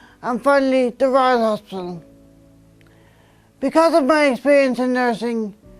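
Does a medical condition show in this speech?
Yes: traumatic brain injury; hearing affected; 50 weeks in hospital; speech and language therapy during rehabilitation.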